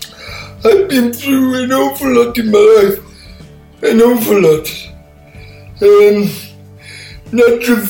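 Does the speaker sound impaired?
Yes: cerebral palsy; all four limbs affected, born 12 weeks premature.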